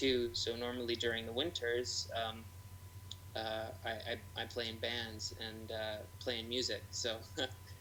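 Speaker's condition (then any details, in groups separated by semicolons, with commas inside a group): No condition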